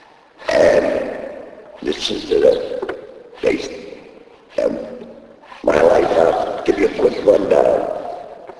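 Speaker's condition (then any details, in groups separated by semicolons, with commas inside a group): Laryngectomy; needs thumb to talk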